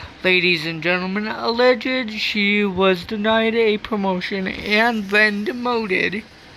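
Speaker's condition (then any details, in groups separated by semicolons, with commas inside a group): Cerebral palsy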